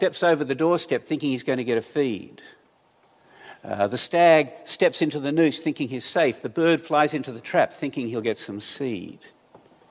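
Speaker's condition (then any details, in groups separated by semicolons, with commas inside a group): No condition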